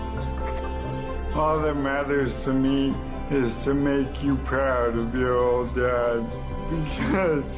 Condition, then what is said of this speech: ALS (motor neuron disease). I'm losing my ability to speak, so I'm asking people to be my voice.